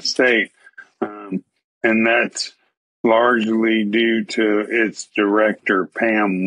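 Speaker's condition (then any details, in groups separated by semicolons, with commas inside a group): ALS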